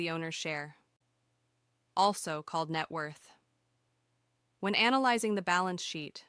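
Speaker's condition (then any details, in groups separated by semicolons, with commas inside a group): No condition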